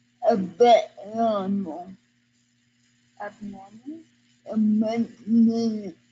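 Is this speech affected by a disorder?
Yes: cerebral palsy; present from birth.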